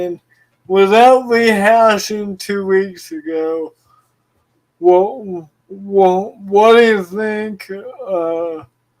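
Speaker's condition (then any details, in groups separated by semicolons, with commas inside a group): Cerebral palsy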